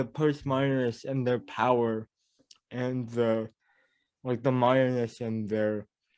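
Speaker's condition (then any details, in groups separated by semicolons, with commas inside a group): Cerebral palsy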